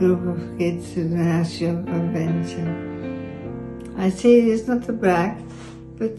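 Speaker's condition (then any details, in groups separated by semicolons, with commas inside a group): Multiple system atrophy; symptoms on both sides of body; 2 years since diagnosis, balance worse, speech device ordered; speech declining, drooling, lip and tongue weakness, some aspiration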